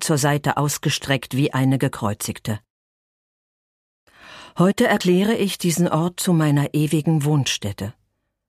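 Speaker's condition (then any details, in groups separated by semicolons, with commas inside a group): No condition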